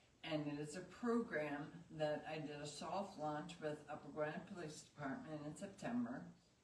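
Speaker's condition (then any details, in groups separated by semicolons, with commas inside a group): ALS; cannot speak or breathe lying flat, still able to speak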